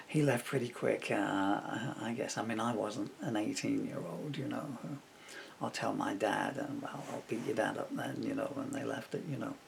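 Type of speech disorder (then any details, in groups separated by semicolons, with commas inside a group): Bulbar dysarthria; progressive bulbar palsy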